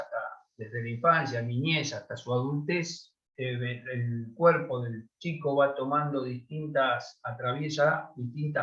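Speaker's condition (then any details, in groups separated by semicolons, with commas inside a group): No condition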